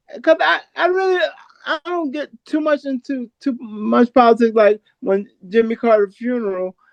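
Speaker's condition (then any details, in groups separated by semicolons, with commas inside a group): Cerebral palsy; from birth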